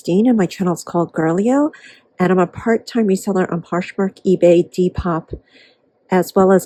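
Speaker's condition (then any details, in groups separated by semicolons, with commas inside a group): No condition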